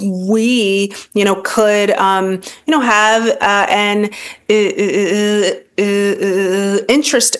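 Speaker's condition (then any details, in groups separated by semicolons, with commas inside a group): Stuttering; lifelong stuttering; pursues public speaking to face fear of talking, still stutters, feels vulnerable on podcasts; long-standing fear of talking, past avoidance of carrying conversations, stuttering held back career; prolonged sounds, blocks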